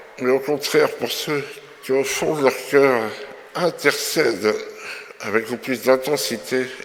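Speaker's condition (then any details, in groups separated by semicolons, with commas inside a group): Myopathy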